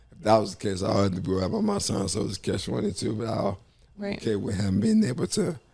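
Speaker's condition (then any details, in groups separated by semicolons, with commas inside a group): ALS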